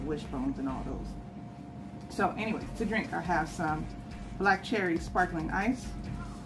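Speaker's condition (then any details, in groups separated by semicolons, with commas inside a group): No condition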